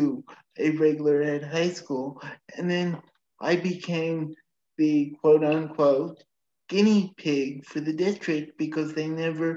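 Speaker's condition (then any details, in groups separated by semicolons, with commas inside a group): Cerebral palsy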